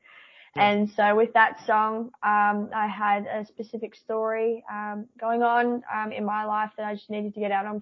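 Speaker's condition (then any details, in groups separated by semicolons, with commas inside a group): Cleft palate; congenital cleft palate, no palate roof at birth, repair surgeries at 18 months, palate later stretched; after slight palate revision surgery, closure restored, ongoing monitoring, further surgery not soon, protecting voice; palate not closing correctly before revision, now projects with ease, more singing control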